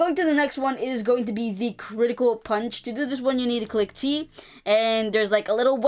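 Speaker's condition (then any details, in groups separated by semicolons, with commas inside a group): No condition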